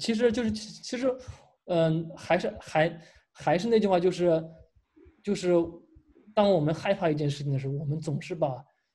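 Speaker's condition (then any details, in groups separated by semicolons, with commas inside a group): Stuttering; stuttering since early primary school, blocks when called on, fluent in choral reading, childhood ENT visit unhelpful; controls stuttering with speech techniques from speech clinic therapy, including practice presentations to therapists; controls speaking speed with techniques, slow relaxed pace, techniques make stuttering noticeable to listeners; repeated sounds, prolonged sounds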